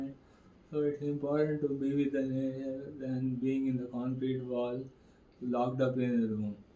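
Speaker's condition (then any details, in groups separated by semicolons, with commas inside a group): Parkinson's; left side rigidity; speech deteriorating, chewing difficult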